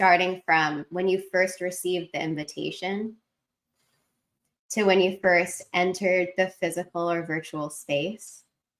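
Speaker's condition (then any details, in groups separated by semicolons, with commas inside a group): No condition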